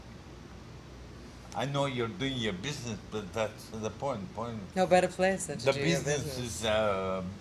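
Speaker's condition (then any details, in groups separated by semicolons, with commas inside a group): Multiple sclerosis; diagnosed at age 17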